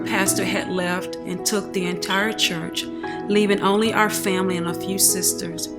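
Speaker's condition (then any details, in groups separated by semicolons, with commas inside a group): No condition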